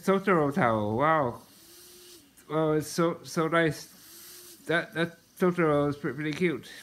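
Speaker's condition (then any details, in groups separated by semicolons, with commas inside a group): Muscular dystrophy, Duchenne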